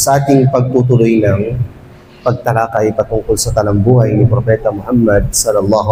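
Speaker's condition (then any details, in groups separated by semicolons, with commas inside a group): No condition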